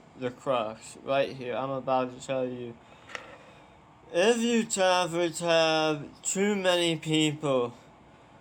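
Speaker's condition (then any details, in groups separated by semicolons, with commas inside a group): Tongue cancer surgery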